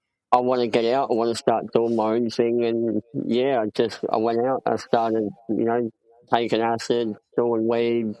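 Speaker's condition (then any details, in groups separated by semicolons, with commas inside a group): Cleft palate; congenital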